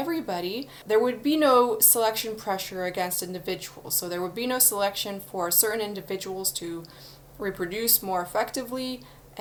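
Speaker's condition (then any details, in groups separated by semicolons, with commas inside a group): No condition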